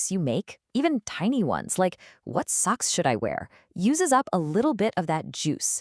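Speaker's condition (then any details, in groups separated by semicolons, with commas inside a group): No condition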